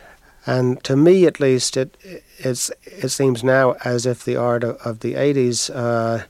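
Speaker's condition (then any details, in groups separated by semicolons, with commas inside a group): Stutter; repeated sounds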